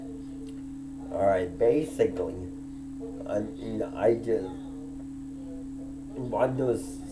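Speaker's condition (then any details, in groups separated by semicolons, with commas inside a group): Disability with speech impediment; affects walking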